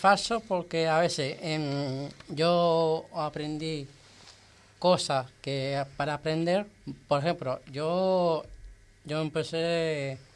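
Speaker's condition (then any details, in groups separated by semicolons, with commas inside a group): Down syndrome; genetic condition, extra copy of chromosome 21, self-described as 68 degrees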